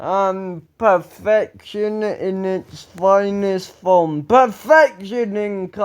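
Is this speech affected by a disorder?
Yes: ataxia; speech recently worse.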